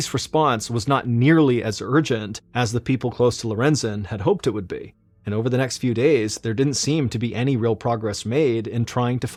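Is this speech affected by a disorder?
No.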